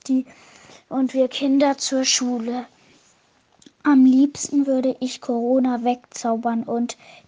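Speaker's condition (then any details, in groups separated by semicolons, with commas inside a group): No condition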